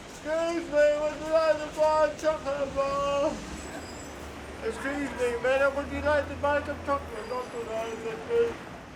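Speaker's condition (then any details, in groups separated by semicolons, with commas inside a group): Cerebral palsy; from birth, spasticity; high needs, 24-hour care, movements effortful and draining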